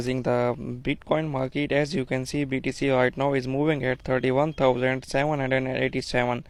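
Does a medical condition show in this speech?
No.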